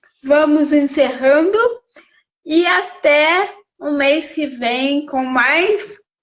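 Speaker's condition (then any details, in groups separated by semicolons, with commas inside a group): Cerebral palsy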